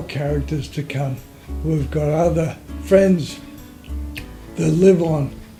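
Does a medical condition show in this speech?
Yes: motor neurone disease; voice audibly affected, breathing affected.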